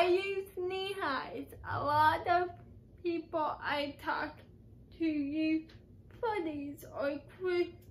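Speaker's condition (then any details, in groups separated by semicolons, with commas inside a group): Cerebral palsy; uses crutches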